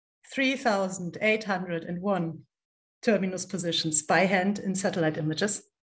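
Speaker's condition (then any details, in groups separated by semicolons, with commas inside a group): No condition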